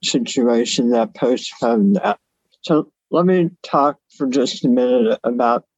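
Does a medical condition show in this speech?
Yes: oral cancer salvage surgery, partial tongue, mandible and soft palate resection; 12-hour salvage surgery, MD Anderson, removed left lower jawbone, esophageal nerves, soft palate hole; oral and tongue base carcinoma, six surgeries, four recurrences, 36 IMRT, no evidence of disease; severe dysphagia since salvage surgery, supraglottal swallow, Tongometer tongue training for safer swallow and articulation.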